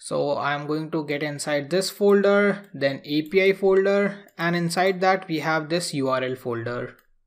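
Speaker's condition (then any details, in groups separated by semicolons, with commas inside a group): No condition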